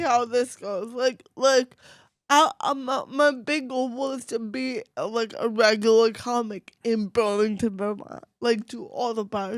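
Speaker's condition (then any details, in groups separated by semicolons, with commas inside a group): Cerebral palsy, mild; affects voice and one hand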